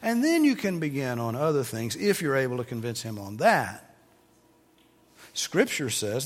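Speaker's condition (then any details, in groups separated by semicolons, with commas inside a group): No condition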